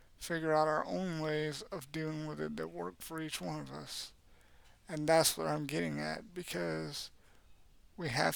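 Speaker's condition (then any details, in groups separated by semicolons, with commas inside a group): Cerebral palsy; has had speech therapy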